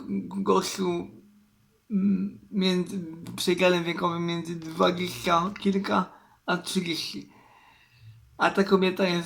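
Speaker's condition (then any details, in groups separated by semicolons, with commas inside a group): Cerebral palsy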